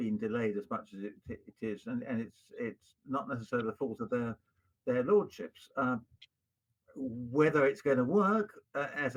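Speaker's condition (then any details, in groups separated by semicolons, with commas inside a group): No condition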